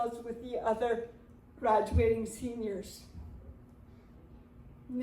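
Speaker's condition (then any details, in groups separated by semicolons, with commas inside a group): Cerebral palsy; spastic, mostly right hand and right side, stairs need railings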